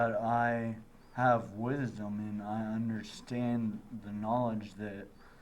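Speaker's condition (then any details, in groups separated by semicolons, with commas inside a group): Traumatic brain injury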